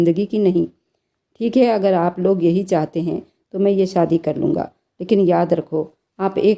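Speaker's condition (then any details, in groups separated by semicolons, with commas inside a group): No condition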